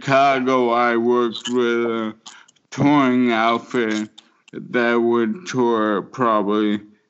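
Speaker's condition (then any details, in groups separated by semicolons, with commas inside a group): Motor neuron disease; form of ALS (Lou Gehrig's disease), brain not talking to muscles, first sign about 4 years ago; can no longer dance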